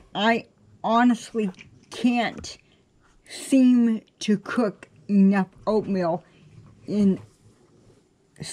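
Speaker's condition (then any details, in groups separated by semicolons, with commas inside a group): Cerebral palsy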